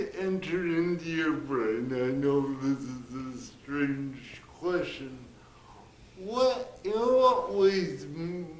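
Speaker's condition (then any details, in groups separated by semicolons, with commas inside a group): Cerebral palsy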